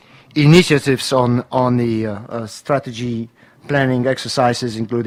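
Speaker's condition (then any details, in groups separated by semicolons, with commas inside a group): No condition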